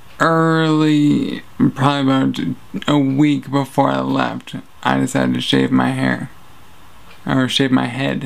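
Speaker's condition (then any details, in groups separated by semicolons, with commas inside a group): Traumatic brain injury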